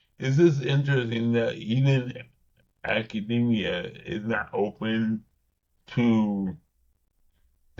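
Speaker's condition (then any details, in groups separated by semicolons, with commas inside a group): Cerebral palsy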